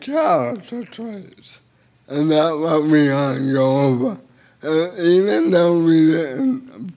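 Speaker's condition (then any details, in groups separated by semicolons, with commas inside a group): Cerebral palsy; a little difficult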